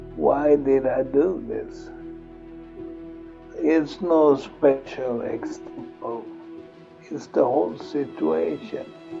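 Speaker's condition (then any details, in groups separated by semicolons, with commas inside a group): Multiple sclerosis; progressive form; slowly worsening nerve and muscle function, onset around 37, no medication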